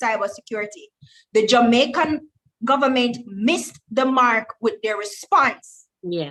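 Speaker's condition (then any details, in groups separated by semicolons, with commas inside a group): No condition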